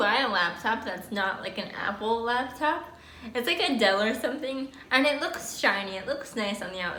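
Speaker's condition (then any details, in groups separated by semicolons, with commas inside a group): Cerebral palsy, mild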